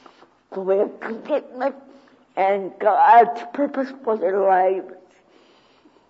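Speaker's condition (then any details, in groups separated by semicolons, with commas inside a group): Cerebral palsy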